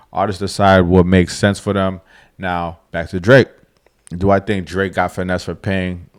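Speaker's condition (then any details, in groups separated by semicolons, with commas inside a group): No condition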